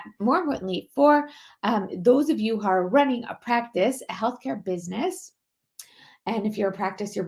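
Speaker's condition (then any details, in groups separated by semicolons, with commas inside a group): No condition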